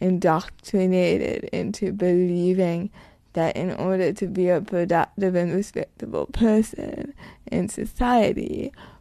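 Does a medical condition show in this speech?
Yes: cerebral palsy; full-time wheelchair user.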